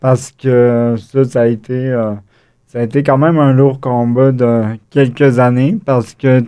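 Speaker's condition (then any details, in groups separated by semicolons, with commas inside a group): Cerebral palsy; acquired, wheelchair user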